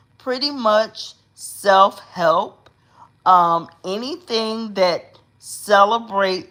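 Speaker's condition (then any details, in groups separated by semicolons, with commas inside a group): Cerebral palsy; uses specialized hospital bed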